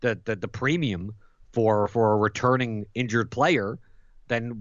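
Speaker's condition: No condition

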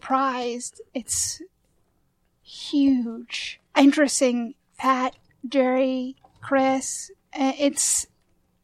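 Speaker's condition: Aphasia after stroke; aphasia after massive stroke, MRI scans in research study on inner speech; cannot produce words, inner speech fluid and smooth, speech not right when spoken

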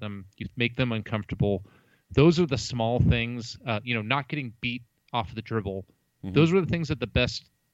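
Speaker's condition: No condition

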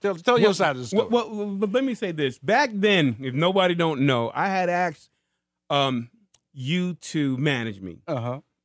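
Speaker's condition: Stuttering; long part of life; stutter disappears in character on stage, stutters in everyday talk, Samuel Jackson advised putting character before voice; repeated words, prolonged sounds

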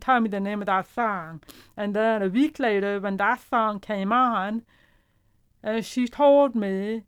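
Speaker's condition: Profound deafness; uses hearing aids

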